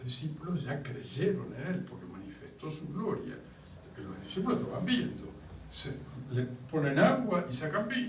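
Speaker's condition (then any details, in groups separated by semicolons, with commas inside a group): No condition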